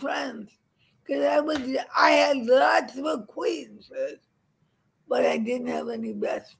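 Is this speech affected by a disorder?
Yes: cerebral palsy; permanent, wobbly gait, frequent falls; described as drooly and funny, once judged too poor for teaching, mistaken for drunk.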